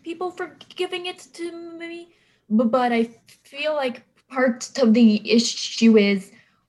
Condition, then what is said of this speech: Stuttering. And then this past Saturday, she started having problems with her speech, where she wasn't able to say what word she wanted.